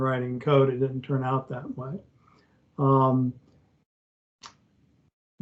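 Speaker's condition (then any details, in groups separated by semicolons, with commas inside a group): No condition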